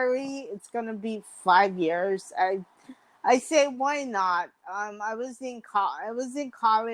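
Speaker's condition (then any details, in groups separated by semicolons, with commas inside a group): Mild cerebral palsy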